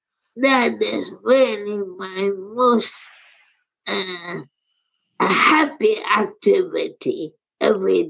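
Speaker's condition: Primary lateral sclerosis; slurred speech, swallowing difficulty at first exam by Dr. Levitz, Lehigh Neurology, speech later forced quitting

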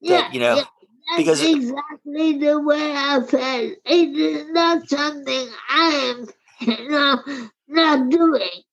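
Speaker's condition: Primary lateral sclerosis; wheelchair use

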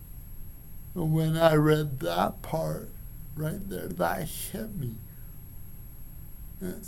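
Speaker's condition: Cerebral palsy; from birth

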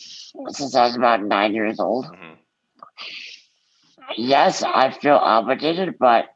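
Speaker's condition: Muscular dystrophy; good public speaker

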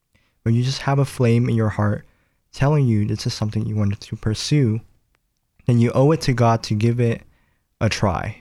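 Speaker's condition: Cleft palate; able to speak after surgical treatment

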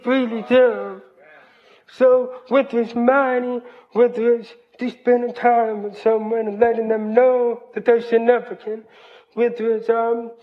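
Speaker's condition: Hearing loss, cochlear implant; speech therapy

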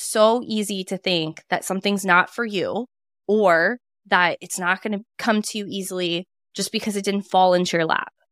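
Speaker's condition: No condition

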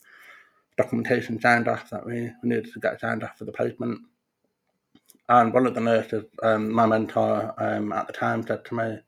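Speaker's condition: Profound deafness; congenital profound deafness

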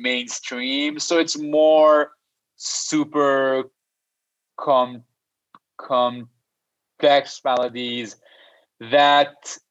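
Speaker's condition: Stutter; stutter since childhood, stutters in six languages: English, French, Spanish, Arabic, Portuguese, Armenian; audible stutter during interview; no stuttering when singing, avoided speaking for years out of fear, later joined Toastmasters and debating club; repeated sounds, blocks

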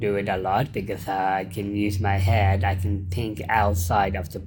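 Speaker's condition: Down syndrome; intellectual disability

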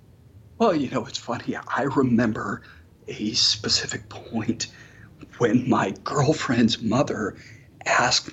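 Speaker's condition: Spasmodic dysphonia; many doctors missed diagnosis

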